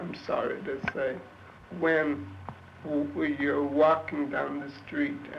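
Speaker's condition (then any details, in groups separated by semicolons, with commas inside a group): Cerebral palsy; tremors; tremors significant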